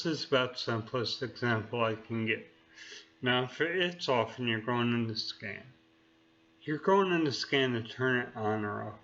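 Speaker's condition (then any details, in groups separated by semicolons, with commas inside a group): Neurological disease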